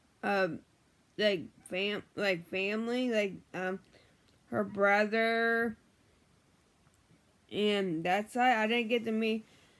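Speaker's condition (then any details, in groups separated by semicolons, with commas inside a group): Brain injury; memory problems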